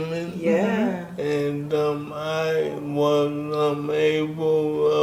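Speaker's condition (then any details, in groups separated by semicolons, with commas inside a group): ALS; bulbar onset, first symptom raspy voice; still able to speak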